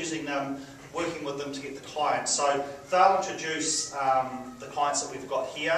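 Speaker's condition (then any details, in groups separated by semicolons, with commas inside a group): No condition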